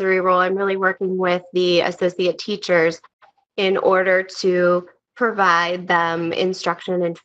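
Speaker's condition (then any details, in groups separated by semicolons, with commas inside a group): No condition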